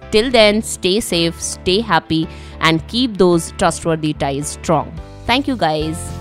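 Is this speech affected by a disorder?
No.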